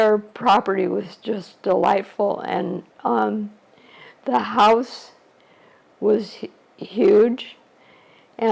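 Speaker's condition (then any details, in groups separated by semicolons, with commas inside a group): ALS; shortly after diagnosis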